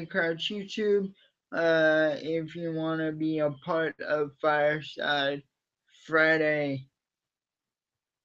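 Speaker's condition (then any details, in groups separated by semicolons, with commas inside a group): Cerebral palsy; from birth, uses wheelchair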